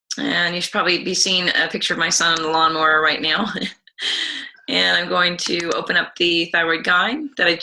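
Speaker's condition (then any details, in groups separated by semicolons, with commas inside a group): No condition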